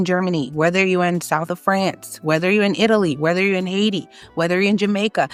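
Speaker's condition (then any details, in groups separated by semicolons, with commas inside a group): No condition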